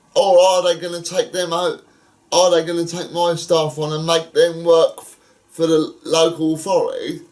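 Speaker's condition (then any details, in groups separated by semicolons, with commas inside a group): Cerebral palsy; wheelchair user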